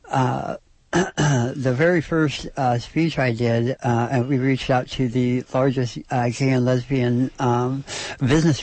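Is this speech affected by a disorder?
Yes: oral cancer surgery; stage 4 oral cancer at 33, right half of face removed and rebuilt, half jaw replaced with fibula; five-year survivor, over 40 neck lymph nodes removed, after radiation and chemotherapy.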